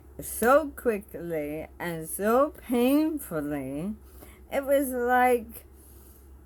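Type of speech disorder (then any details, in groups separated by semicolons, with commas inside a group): Bulbar dysarthria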